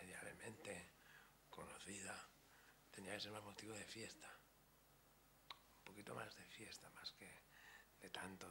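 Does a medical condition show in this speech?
Yes: ALS.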